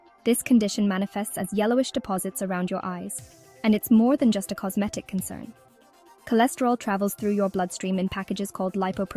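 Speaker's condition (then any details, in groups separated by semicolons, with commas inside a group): No condition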